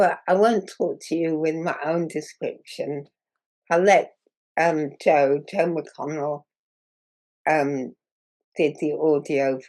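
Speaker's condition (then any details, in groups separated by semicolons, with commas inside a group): Muscular dystrophy; progressive muscle wasting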